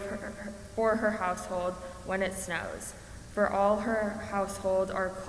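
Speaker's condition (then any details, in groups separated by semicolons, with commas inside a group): No condition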